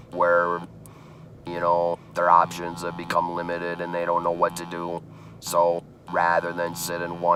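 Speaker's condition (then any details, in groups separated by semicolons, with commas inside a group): Laryngeal cancer laryngectomy, electrolarynx; electrolarynx speech, robotic voice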